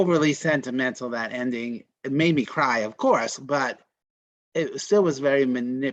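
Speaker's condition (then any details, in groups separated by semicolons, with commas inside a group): No condition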